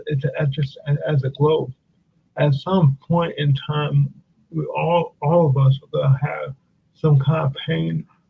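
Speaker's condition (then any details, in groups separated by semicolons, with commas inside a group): Cerebral palsy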